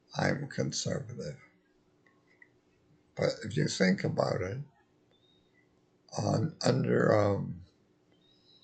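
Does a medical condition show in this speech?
Yes: multiple sclerosis.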